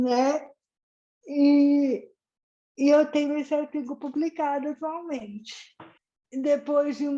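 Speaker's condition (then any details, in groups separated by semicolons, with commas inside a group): Cerebral palsy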